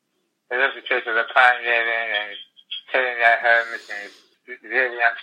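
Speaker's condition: Tongue cancer, glossectomy; tongue cancer noticed 2 days after honeymoon, most of tongue removed; terminal, sent home to die after 2 weeks in hospice, pain under control, noisy machine; speech harder and harder after tongue removal, very slow

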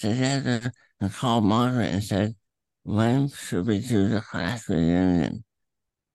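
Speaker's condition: Throat cancer; terminal

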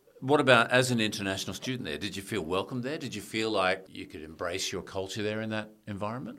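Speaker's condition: No condition

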